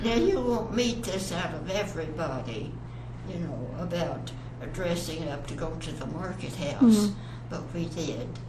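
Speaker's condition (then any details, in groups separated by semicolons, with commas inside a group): Parkinson's; long-standing, onset many years earlier; swallowing affected, low volume, mumbling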